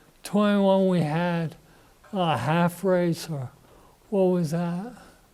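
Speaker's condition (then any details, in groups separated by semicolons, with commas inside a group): Parkinson's disease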